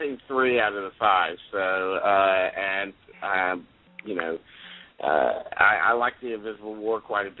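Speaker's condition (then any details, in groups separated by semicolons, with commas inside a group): No condition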